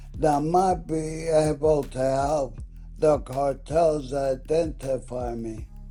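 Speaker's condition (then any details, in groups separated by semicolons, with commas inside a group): ALS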